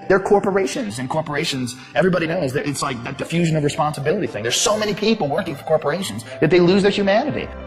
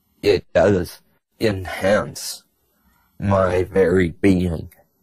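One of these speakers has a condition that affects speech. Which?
The second: multiple sclerosis; severe shaking, managed with cannabis.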